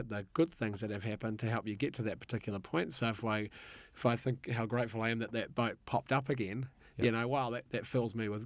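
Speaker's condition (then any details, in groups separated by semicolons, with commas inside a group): No condition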